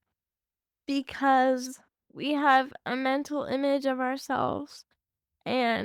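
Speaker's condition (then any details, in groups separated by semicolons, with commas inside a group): Cerebral palsy; from birth, mostly waist down, uses walker; diagnosed about age one, age seventeen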